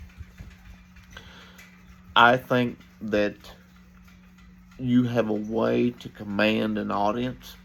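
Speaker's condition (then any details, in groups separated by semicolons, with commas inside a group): Cerebral palsy; from birth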